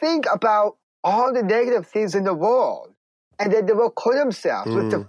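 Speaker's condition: Down syndrome; congenital

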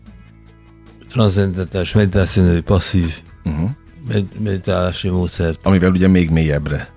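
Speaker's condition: Parkinson's disease; becomes emotional more easily as a symptom; qigong exercises with other Parkinson's patients; harder for listeners to understand

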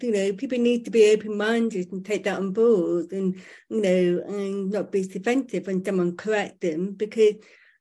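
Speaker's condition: Profoundly deaf, born profoundly deaf; profound deafness from birth

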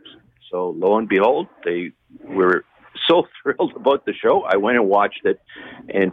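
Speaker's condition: No condition

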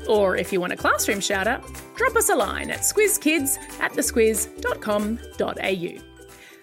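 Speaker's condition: No condition

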